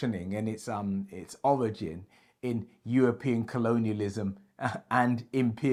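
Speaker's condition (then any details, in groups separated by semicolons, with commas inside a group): No condition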